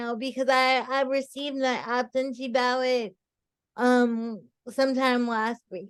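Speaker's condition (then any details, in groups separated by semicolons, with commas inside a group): Cerebral palsy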